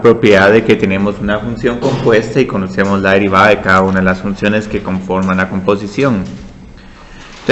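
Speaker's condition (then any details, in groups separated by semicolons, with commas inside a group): No condition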